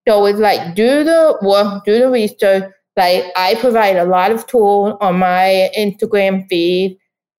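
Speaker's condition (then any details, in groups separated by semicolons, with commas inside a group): Deafness; speaks unaided, ai transcription needed adapting to own voice, cannot understand own recorded speech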